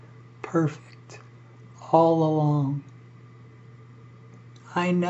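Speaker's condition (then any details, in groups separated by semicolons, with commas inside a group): ALS; breathing increasingly difficult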